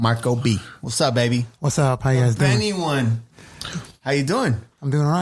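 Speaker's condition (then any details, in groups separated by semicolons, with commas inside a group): No condition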